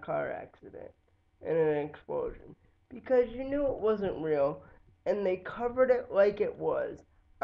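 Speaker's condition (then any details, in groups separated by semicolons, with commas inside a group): Cerebral palsy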